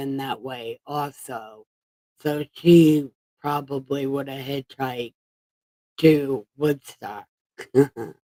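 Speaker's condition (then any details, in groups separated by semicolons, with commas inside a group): Brain injury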